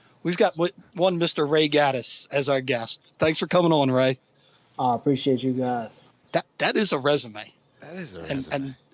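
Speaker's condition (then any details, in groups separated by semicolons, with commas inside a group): No condition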